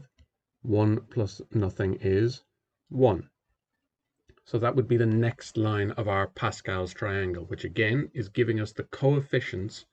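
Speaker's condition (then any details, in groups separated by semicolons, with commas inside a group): No condition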